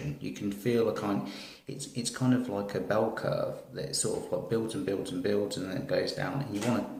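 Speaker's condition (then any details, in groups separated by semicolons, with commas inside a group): No condition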